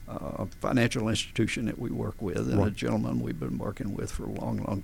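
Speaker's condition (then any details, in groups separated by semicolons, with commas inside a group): Spasmodic dysphonia; adductor type, no known cause, adult onset, first noticed speaking to groups, diagnosed by otolaryngologist, neurologists suggested psychological cause; vocal folds slam together, voice problems when speaking to groups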